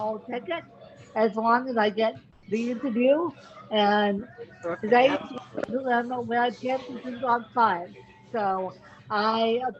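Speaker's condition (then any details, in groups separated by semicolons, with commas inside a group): Cerebral palsy, mixed, moderate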